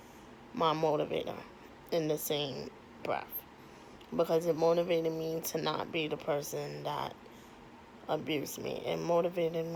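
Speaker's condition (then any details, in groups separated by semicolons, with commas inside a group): Cerebral palsy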